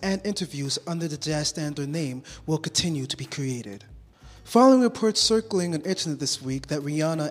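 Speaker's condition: No condition

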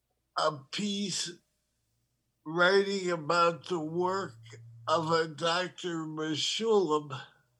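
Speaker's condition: Parkinson's disease; diagnosed over 9 years ago, tremor, uses medical cannabis for tremor relief

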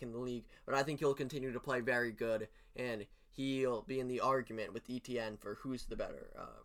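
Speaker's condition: No condition

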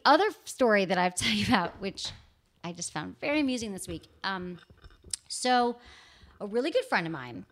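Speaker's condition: No condition

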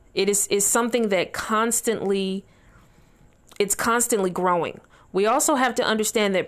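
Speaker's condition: No condition

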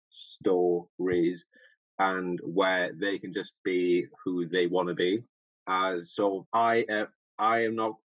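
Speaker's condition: Stutter; persistent stutter that does not fade, ongoing long-term self-management; much improved but still present, self-managed with rhythmical thinking pacing and tongue twisters; repeats parts of words, blocks on words, stuck on certain sounds, worse with stress, slows to beat; prolonged sounds

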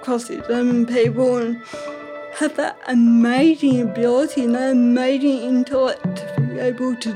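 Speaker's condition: Ataxic cerebral palsy; diagnosed three

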